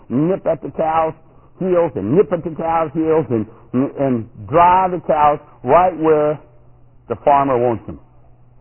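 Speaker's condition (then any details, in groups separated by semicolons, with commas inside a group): No condition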